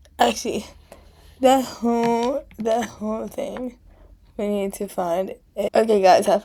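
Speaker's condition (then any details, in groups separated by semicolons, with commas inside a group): Cerebral palsy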